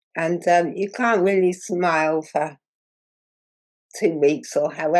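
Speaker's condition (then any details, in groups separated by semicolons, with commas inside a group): Muscular dystrophy; progressive muscle wasting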